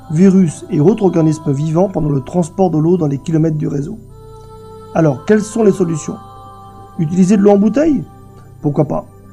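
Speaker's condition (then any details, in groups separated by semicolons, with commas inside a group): No condition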